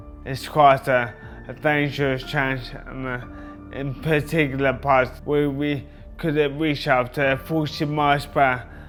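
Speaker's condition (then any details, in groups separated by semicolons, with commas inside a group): Motor neuron disease; degenerative, spasticity and cramps with cold and exercise; reduced physical capability, still cycles long distances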